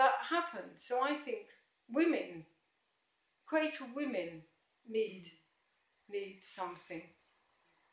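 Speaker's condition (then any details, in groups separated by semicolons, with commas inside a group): MND, mild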